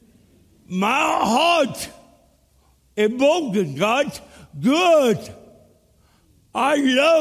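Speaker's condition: Cerebral palsy; speech impediment

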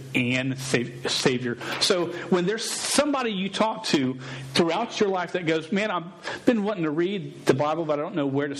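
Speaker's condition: Stutter; probably present in childhood; sometimes unable to say own name in public; repeated sounds, prolonged sounds

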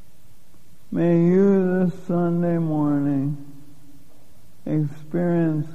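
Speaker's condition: Lou Gehrig's disease; given 3 to 5 years to live

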